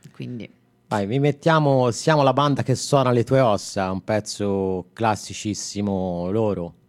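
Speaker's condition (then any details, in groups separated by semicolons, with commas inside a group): No condition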